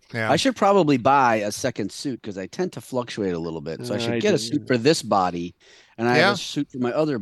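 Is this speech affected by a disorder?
No.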